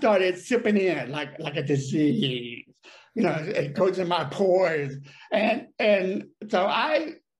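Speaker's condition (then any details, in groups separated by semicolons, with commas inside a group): Deafness; brain damage from birth, paralysis on one side; speech problem, mocked in childhood for talking funny and too loud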